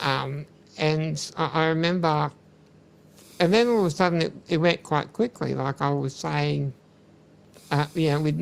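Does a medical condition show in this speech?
Yes: muscular dystrophy; uses wheelchair; wheelchair user.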